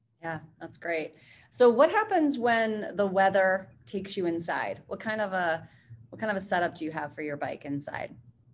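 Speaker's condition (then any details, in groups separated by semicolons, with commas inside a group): No condition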